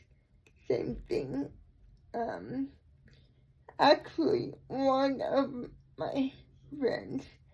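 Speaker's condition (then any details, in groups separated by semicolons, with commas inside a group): Cerebral palsy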